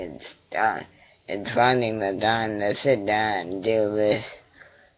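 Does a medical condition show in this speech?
Yes: cerebral palsy; attending therapy.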